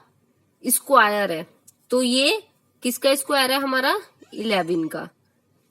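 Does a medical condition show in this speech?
No.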